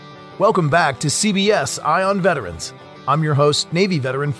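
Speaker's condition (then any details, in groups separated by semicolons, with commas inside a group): No condition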